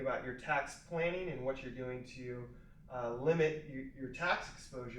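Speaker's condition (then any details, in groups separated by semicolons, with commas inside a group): No condition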